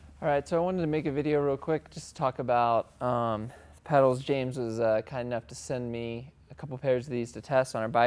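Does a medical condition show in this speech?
No.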